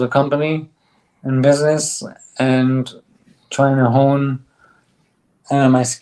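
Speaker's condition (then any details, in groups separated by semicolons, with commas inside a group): ALS; on drug, stronger bite, speaks better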